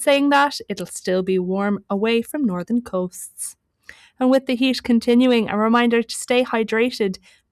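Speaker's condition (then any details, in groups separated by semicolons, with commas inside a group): No condition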